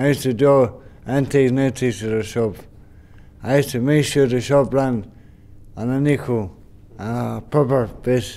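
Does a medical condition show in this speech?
Yes: brain injury; mild speech impediment.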